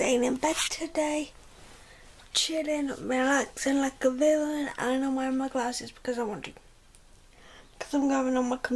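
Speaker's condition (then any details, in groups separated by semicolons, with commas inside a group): Cerebral palsy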